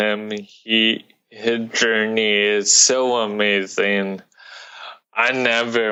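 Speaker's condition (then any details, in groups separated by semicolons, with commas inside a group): Cerebral palsy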